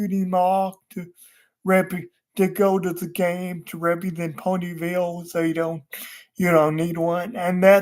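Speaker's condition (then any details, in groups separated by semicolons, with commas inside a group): Cerebral palsy; wheelchair user, unable to walk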